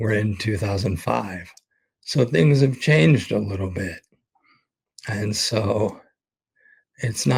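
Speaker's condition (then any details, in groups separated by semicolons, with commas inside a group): ALS; expects to lose voice very soon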